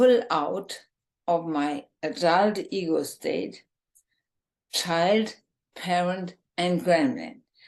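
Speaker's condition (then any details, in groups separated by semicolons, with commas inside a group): ALS, bulbar form, bulbar onset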